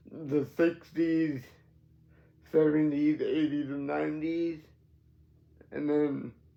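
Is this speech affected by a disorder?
Yes: cerebral palsy.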